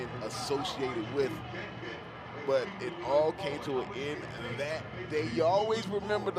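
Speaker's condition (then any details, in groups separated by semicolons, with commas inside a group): No condition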